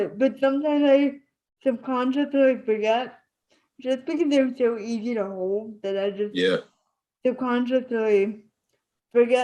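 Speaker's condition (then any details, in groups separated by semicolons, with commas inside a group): Spastic cerebral palsy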